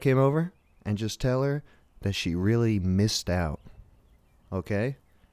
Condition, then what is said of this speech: No condition.